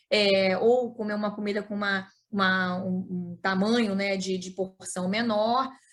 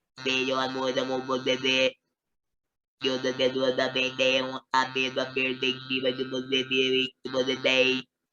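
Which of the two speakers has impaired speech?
The second: total laryngectomy, electrolarynx; total laryngectomy, head and neck cancer; communicates with electrolarynx.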